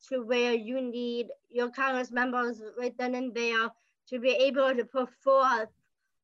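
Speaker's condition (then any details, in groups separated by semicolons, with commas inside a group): Down syndrome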